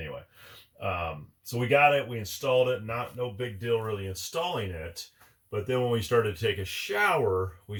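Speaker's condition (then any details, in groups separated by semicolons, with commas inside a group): No condition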